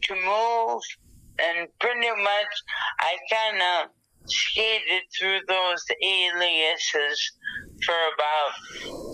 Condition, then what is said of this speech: Dysarthria. And I have what's called dysarthria, which affects the speech.